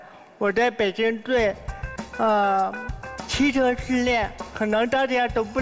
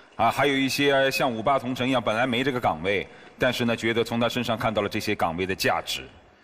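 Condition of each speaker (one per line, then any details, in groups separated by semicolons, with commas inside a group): Cerebral palsy
No condition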